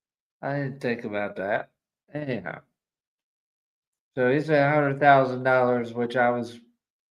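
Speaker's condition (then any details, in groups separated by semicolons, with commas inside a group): ALS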